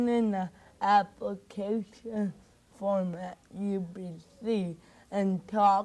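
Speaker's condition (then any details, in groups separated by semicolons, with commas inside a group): Cerebral palsy; speech improved over past year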